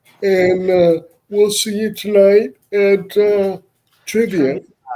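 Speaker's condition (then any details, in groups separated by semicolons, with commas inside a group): Cerebral palsy; wheelchair user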